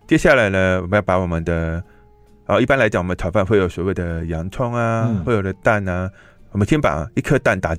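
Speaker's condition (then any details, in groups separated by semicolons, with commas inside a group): Hearing impairment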